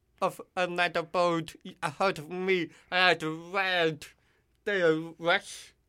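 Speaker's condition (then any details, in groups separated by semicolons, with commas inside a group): Hearing loss with cochlear implant; distorted when yelling at high volume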